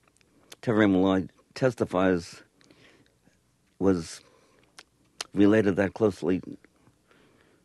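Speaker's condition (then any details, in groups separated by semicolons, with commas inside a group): Stutter; stutter on and off through life; stutter comes and goes; blocks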